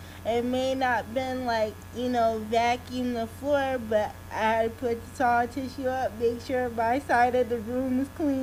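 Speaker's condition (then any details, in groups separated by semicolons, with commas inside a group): Cerebral palsy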